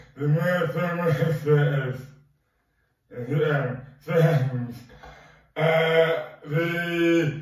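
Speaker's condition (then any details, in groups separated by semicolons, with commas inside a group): Dystonia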